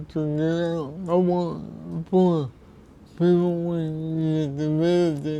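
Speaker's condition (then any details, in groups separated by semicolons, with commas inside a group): Cerebral palsy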